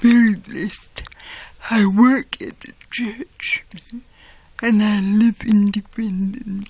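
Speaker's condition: Cerebral palsy; brain damage affecting physical part only, cognition unaffected, diagnosed at 18 months; doctors predicted never walking, never talking, never getting an education

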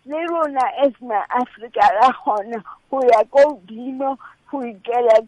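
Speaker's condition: Cerebral palsy; since childhood, mobile enough to climb Kilimanjaro after about three to six months of training

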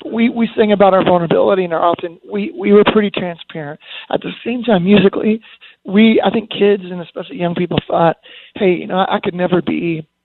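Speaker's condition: Spasmodic dysphonia; lost singing voice after almost 20 years, prednisone steroid shots gave 6-8 weeks relief until ineffective; scratchy voice even on phone, not improved, slightly worse, mostly stable; muscle spasms break voice apart when speaking loudly or projecting, lost voice control

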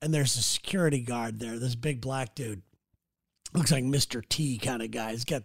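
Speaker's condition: No condition

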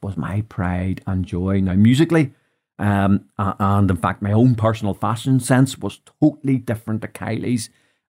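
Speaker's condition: No condition

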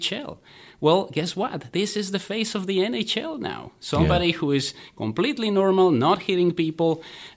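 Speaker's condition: No condition

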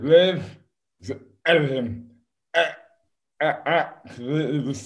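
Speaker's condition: Dystonia; affects speech and hands

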